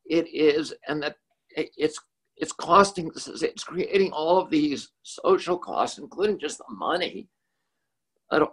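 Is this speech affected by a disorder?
Yes: spasmodic dysphonia; twitches in voice box or larynx.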